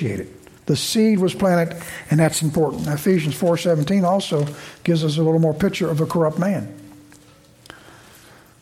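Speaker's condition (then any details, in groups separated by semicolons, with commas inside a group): No condition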